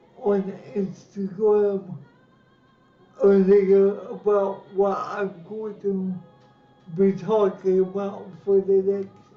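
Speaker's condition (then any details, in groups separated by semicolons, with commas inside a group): Cerebral palsy; lifelong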